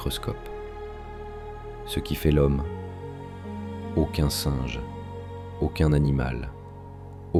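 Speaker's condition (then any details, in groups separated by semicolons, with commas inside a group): No condition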